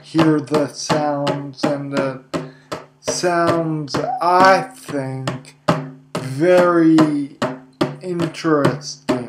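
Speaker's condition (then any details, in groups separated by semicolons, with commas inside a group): Traumatic brain injury, diffuse axonal injury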